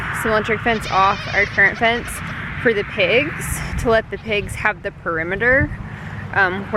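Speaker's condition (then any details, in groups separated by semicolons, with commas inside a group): No condition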